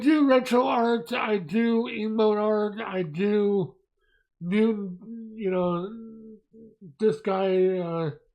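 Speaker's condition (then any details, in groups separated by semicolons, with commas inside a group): Mobius syndrome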